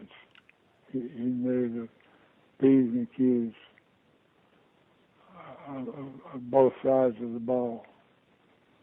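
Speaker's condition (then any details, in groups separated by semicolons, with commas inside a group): Parkinson's disease; diagnosed about two years ago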